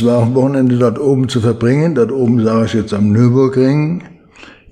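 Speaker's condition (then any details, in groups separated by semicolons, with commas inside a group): Parkinson's disease; slowed movements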